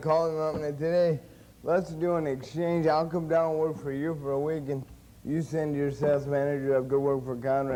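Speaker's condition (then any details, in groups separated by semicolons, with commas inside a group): Cerebral palsy; since birth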